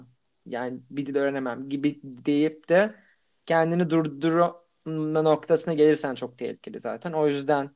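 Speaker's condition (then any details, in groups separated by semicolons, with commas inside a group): No condition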